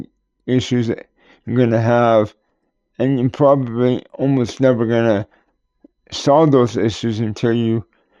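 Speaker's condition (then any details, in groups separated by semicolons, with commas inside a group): Cerebral palsy; tends to mess up words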